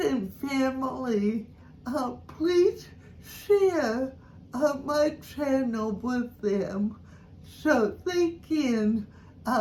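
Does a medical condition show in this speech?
Yes: cerebral palsy; from birth, delivery complications, shaky.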